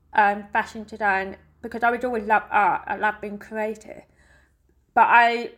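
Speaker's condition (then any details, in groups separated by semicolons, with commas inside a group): Deafness; family all hearing, uses sign language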